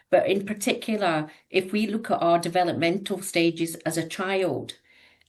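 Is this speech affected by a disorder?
No.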